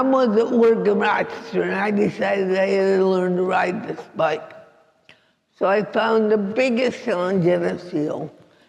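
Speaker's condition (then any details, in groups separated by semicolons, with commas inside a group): Cerebral palsy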